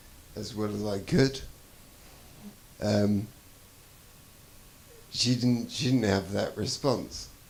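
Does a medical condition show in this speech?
Yes: traumatic brain injury; hit by car; given breathing support in hospital.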